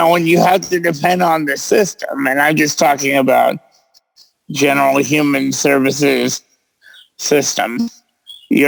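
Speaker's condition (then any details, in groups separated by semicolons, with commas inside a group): Cerebral palsy; present since birth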